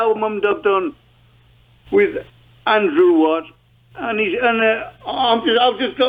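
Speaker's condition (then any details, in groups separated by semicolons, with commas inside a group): Parkinson's disease, mild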